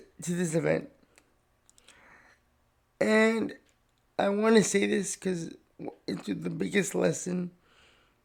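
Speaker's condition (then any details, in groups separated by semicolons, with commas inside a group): Cerebral palsy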